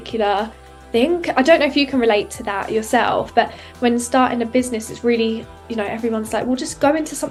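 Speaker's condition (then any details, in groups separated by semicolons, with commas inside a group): No condition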